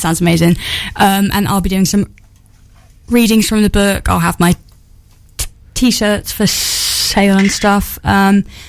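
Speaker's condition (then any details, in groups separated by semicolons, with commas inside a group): Stutter; stutter since age seven after traumatic childhood event, long-standing; speech not always easy, fluent when singing, others talk over or finish sentences; blocks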